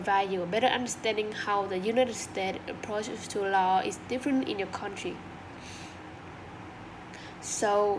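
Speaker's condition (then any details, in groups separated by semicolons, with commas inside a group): No condition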